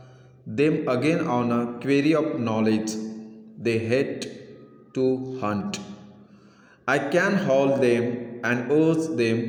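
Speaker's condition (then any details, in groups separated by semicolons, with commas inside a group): No condition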